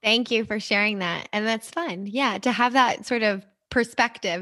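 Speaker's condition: No condition

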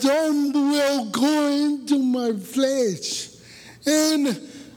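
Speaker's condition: Cerebral palsy; voice affected, voice described as a curse

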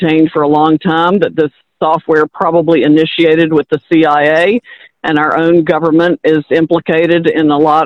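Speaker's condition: No condition

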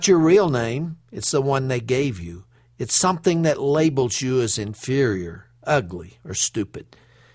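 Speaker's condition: No condition

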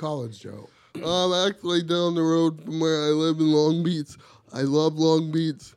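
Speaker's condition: Cerebral palsy; can barely type

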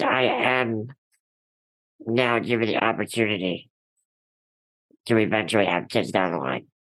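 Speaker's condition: Ullrich congenital muscular dystrophy; from birth, collagen 6a3 mutation, floppy hands and feet, diagnosed at 4, type found at 25; needs daily help with dressing, grooming and bathing

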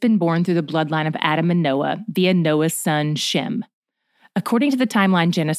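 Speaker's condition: No condition

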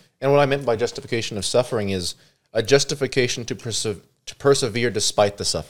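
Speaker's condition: No condition

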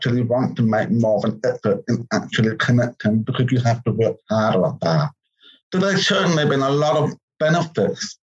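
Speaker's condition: Profound deafness, born deaf

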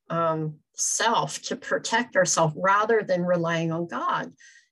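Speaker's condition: Cleft palate; congenital, extremely severe

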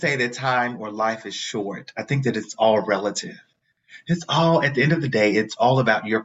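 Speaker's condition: No condition

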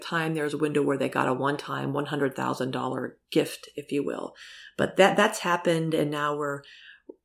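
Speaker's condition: No condition

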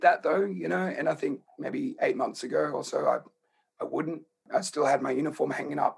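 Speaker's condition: Laryngeal cancer; in voice box

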